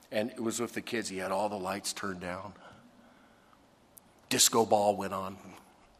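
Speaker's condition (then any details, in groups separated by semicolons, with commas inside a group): No condition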